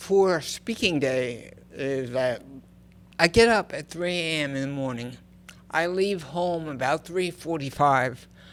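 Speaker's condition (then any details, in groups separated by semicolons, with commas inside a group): Cerebral palsy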